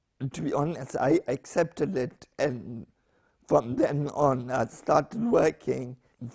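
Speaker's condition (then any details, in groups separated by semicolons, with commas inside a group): Spastic paraplegia with essential tremor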